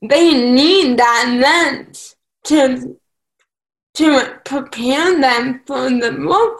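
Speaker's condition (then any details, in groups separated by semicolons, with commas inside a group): Cerebral palsy; unable to drive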